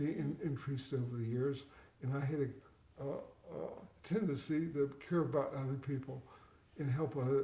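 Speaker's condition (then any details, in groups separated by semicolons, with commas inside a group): Cerebral palsy, mild; affects speech and walking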